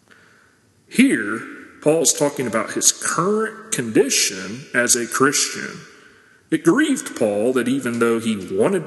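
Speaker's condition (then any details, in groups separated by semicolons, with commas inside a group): No condition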